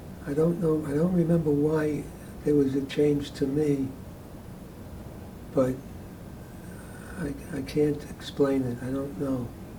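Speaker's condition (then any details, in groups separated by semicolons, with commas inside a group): Parkinson's disease; very poor memory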